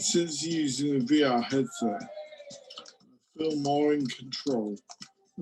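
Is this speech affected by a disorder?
Yes: brain injury; severe traumatic, from a fall; early after injury; communicating and listening difficult, speech practice with virtual reality.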